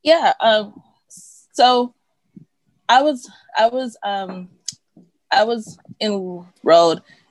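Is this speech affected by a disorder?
Yes: stuttering; uncle and triplet siblings also stutter; frequent pauses, needs deep breaths while speaking, part-word repetitions; here repeated words, blocks.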